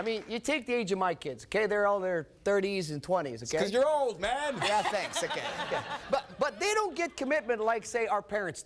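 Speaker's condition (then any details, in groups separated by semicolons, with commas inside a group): No condition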